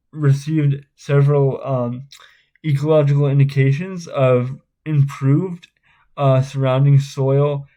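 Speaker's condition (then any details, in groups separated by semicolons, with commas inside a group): Spastic cerebral palsy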